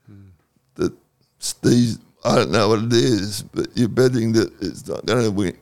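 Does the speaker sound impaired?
Yes: cerebral palsy; cerebral palsy affecting the muscles, once cold stays cold; second COVID vaccine dose, Pfizer chosen on doctor's advice over AstraZeneca due to blood clot risk.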